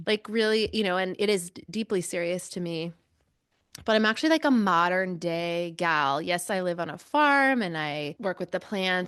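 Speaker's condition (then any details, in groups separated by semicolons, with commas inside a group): No condition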